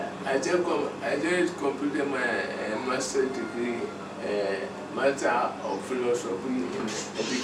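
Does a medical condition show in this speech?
Yes: cerebral palsy; underdeveloped brain movement and speech areas.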